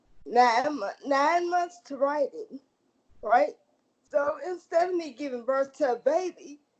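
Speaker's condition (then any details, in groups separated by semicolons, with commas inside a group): Cerebral palsy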